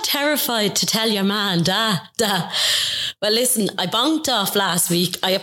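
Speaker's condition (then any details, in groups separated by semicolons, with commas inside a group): No condition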